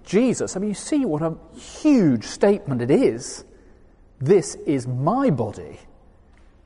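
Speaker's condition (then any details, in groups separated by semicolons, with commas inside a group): No condition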